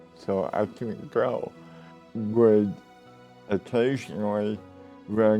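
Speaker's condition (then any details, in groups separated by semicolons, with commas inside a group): Cerebral palsy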